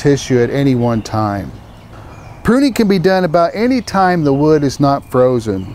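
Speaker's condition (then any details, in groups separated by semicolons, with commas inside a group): No condition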